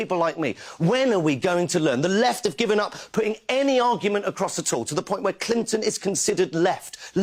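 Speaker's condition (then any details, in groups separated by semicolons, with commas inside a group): No condition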